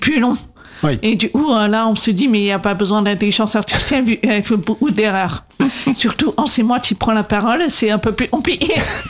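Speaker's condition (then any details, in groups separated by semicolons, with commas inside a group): Deaf from birth; congenital deafness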